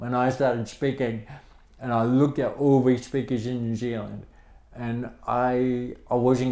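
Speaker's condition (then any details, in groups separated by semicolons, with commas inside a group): Cerebral palsy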